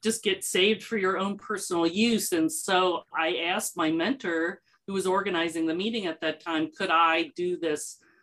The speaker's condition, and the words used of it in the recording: None; typical speech.